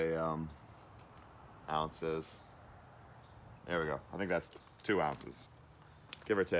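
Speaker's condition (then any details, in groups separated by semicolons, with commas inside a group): No condition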